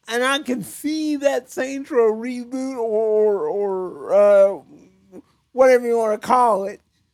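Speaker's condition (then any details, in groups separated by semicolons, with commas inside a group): Cerebral palsy; chronic pain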